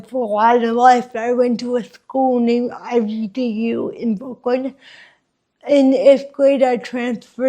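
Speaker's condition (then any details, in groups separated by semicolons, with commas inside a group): Cerebral palsy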